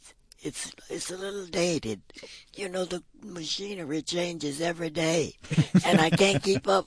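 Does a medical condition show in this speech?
Yes: vocal cord paralysis, tracheotomy; paralyzed vocal cords causing insufficient breath, tracheotomy tube since before daughter's birth; tracheotomy tube in place, only way to breathe, age 90; audible hissing when speaking, must close tube with finger to talk.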